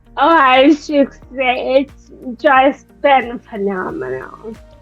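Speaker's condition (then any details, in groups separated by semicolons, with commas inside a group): Friedreich's ataxia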